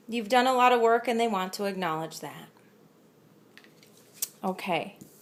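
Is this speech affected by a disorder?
No.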